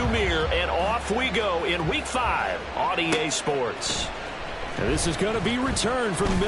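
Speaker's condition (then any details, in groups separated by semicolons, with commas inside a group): No condition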